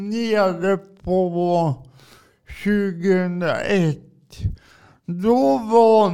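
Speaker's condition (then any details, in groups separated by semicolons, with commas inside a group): Cerebral palsy; from birth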